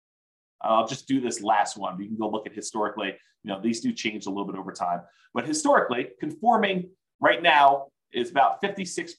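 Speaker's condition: No condition

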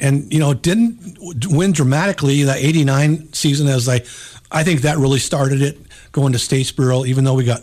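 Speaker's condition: No condition

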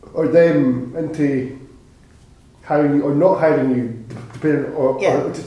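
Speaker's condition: Stammer; speech assessed by recorded audio tape, refused television and radio course over it; repeats words and phrases, frequent fillers uh and um; repeated sounds, prolonged sounds

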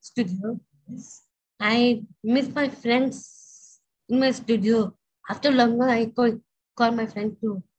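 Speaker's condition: Down syndrome; extra chromosome, diagnosed around 4th month after birth, developmental delays, early intervention, physiotherapy, speech therapy; short simple sentences, some ungrammatical phrasing, mother rephrases questions for her

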